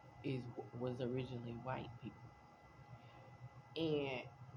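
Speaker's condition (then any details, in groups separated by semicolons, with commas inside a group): No condition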